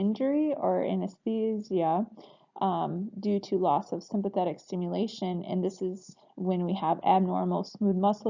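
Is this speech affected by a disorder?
No.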